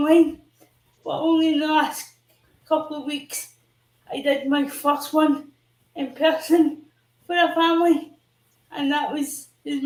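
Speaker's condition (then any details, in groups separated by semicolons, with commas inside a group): Cerebral palsy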